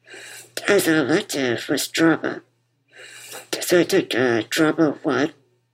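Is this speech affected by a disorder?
Yes: muscular dystrophy; diagnosed as toddler, uses wheelchair; wears bipap machine to help breathe, relies on others for most daily activities; bipap machine audible throughout conversation.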